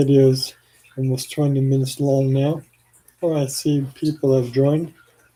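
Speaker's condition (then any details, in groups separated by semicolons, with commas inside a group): ALS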